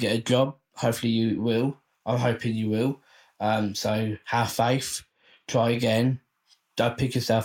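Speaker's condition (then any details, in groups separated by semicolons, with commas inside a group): Down syndrome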